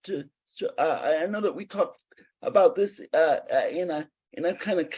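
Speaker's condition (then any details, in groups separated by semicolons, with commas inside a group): Cerebral palsy; spastic type; adaptive exercise routines, adaptive cutting devices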